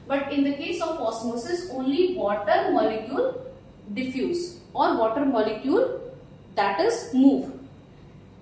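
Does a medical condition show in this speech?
No.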